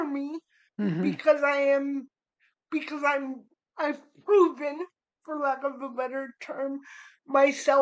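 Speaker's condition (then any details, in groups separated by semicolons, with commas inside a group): Cerebral palsy; spastic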